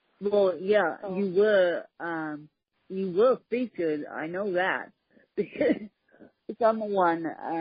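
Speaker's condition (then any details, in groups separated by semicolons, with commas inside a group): Hemiplegic cerebral palsy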